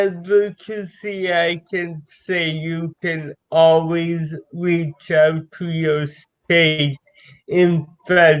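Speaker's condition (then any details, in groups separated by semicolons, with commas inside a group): Cerebral palsy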